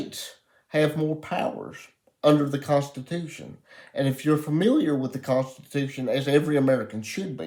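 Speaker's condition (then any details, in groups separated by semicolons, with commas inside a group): Cerebral palsy; reports speaking clearly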